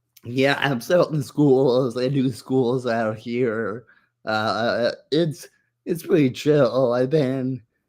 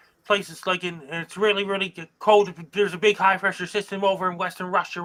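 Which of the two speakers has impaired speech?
The first: muscular dystrophy; diagnosed age nine or ten, medication for spasms, mild.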